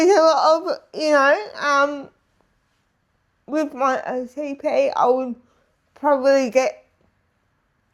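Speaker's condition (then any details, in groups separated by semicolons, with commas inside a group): Disability affecting speech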